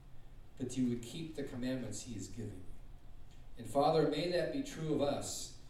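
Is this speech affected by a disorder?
No.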